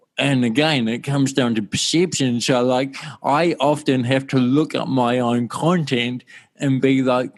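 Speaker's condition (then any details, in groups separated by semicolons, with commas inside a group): Cerebral palsy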